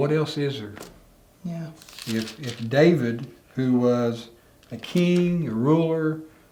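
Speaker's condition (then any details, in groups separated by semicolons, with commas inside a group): No condition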